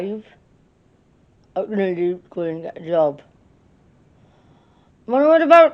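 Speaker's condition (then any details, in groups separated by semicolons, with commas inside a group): Cerebral palsy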